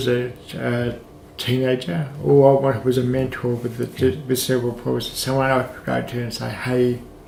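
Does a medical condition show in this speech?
Yes: cerebral palsy, mild; speech affected.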